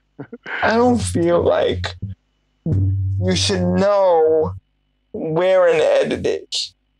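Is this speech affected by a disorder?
Yes: cerebral palsy.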